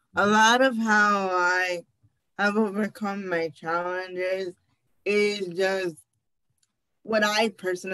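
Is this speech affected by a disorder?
Yes: cerebral palsy.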